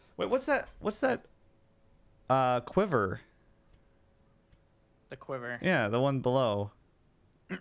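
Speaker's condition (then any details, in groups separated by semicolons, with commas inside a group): No condition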